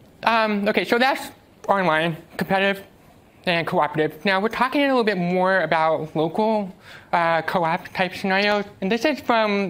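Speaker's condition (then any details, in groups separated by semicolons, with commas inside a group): Deafness; uses American Sign Language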